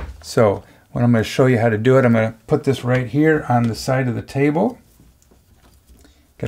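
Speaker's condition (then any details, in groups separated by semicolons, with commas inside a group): No condition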